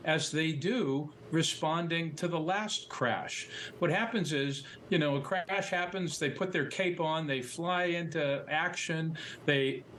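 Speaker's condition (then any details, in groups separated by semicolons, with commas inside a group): No condition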